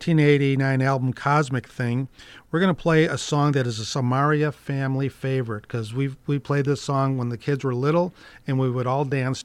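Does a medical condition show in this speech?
No.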